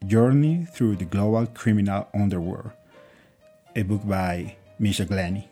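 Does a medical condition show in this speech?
No.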